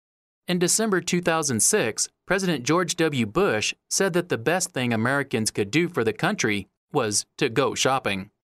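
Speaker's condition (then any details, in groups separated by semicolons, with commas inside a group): No condition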